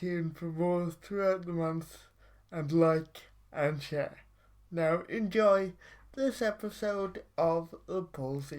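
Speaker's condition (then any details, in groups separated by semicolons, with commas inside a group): Cerebral palsy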